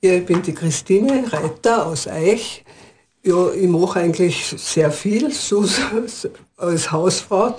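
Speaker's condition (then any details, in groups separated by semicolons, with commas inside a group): Parkinson's disease; ten years since onset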